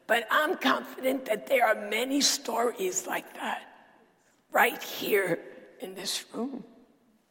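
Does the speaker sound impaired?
Yes: dysphonia; dysphonia diagnosed about a decade ago, lost ability to sing; sultry voice, not a sore throat, still preaches with this voice.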